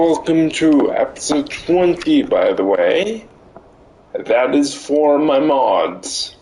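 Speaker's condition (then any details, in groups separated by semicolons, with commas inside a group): Cerebral palsy; limbs affected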